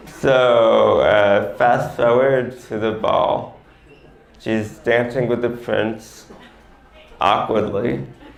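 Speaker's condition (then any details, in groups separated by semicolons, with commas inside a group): Mild ataxic cerebral palsy; ataxic form, from birth, caused by oxygen deprivation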